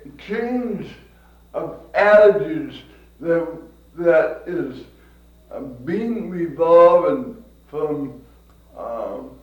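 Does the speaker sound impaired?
Yes: cerebral palsy; from birth.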